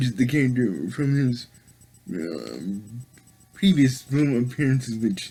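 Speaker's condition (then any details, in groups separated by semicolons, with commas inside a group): Cerebral palsy; able to speak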